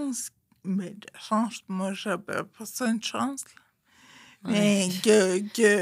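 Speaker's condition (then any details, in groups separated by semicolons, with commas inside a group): Friedreich's ataxia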